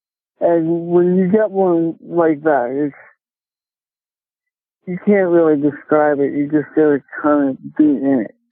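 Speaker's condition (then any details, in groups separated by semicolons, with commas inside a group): Cerebral palsy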